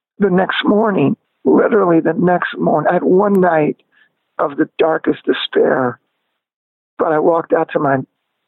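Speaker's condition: Spasmodic dysphonia; voice lost power, grew weaker, lost control, could not hit notes, range shrank high and low, lost singing

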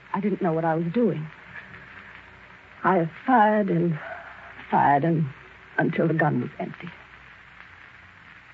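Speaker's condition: No condition

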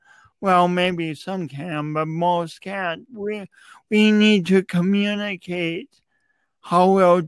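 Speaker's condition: Cerebral palsy; cerebral palsy present from birth, unique walk, yoga and laughter yoga built speaking confidence; speech impediment evident tonight; comes and goes, avoided speaking in school, finds the words cerebral palsy hard to say

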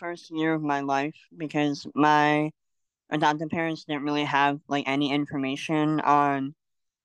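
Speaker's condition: Cleft lip and palate; congenital

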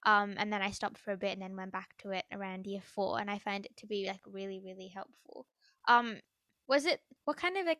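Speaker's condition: No condition

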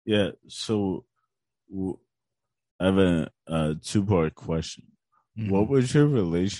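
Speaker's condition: Cerebral palsy; hard to relax muscles

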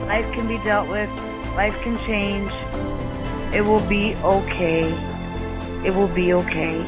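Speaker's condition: No condition

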